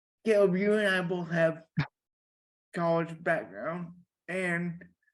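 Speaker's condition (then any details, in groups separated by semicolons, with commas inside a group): Cerebral palsy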